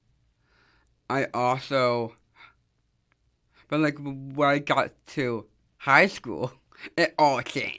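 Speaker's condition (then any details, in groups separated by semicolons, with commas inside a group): Down syndrome; from birth; able to do public speaking, able to express self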